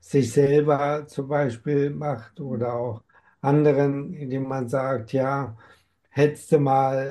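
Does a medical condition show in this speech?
Yes: amyotrophic lateral sclerosis; diagnosed at 47, slower course than other affected patients; has tried many approaches.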